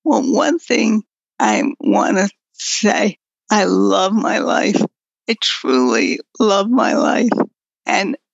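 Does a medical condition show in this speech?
Yes: progressive multiple sclerosis; quadriplegic, no hand use, walker to scooter to wheelchairs, talking harder as disease progressed; slowly worsening, latest change is lack of voice, needs caffeine from chocolate or coffee to talk; voice up and down, in and out with pulmonary muscle strength, sometimes no voice, assistant speaks.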